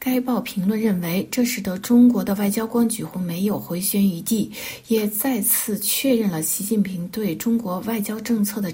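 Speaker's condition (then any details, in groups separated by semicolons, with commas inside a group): No condition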